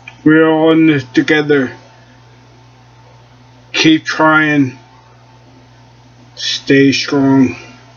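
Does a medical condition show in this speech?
Yes: cerebellar ataxia.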